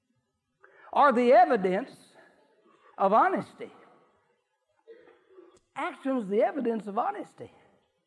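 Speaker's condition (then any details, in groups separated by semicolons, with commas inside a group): No condition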